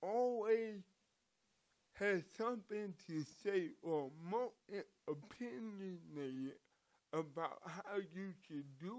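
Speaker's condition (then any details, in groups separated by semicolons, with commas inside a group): Cerebral palsy; from birth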